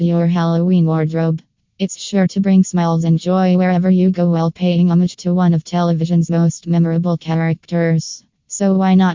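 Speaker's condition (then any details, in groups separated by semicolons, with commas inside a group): No condition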